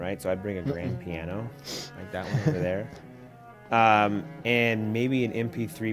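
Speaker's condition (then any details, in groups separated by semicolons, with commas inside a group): No condition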